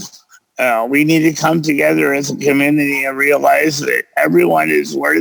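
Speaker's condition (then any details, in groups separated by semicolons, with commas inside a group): Cerebral palsy; present since birth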